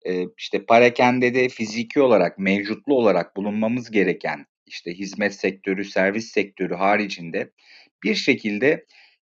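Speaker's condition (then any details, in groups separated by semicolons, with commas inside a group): No condition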